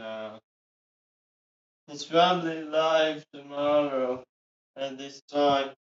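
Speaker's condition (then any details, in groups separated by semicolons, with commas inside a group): Tongue cancer surgery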